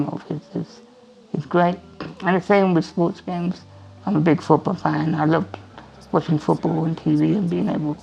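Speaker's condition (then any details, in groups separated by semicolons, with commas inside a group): Spinal muscular atrophy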